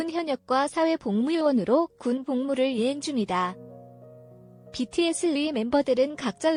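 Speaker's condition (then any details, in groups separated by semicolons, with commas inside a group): No condition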